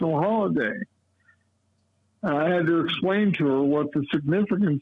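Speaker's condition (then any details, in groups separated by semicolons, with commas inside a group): Cerebral palsy; lifelong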